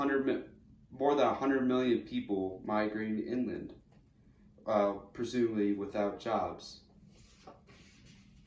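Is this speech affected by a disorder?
No.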